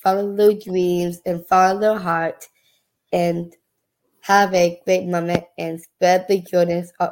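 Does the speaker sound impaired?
Yes: Down syndrome; prenatal diagnosis at 20-week ultrasound, chromosomal disorder; age 14.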